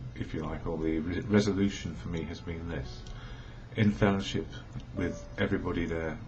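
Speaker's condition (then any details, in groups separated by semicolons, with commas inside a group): No condition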